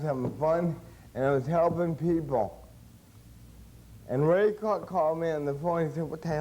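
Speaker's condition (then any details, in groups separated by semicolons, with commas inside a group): Cerebral palsy; since birth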